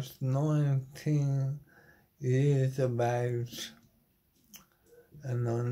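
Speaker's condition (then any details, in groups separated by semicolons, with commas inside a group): Motor neuron disease; terminal; body failing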